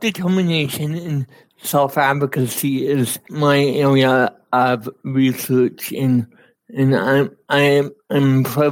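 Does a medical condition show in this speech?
Yes: cerebral palsy; speech affected.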